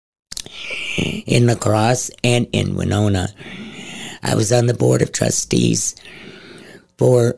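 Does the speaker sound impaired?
Yes: head and neck cancer; stage 4 cancer into voice box from acid reflux, 36 throat radiations, chemotherapy at Gunderson; tumor gone, radiation damage to airway, possible future tracheotomy, daily breathing exercises; voice a little scratchy, never needed shots to swallow during chemotherapy.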